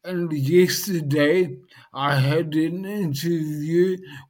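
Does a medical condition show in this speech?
Yes: dysarthria post-stroke; speech highly affected, lost most mobility, vision and hearing also affected; years post-stroke, slowly improving, speaking, eating, walking, one-handed wheelchair, speech therapy with Bethany Wilson; initially unable to communicate by text or voice, often not understood, now more understandable.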